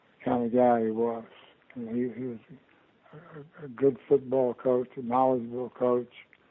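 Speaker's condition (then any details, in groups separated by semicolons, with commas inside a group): Parkinson's disease; diagnosed about two years ago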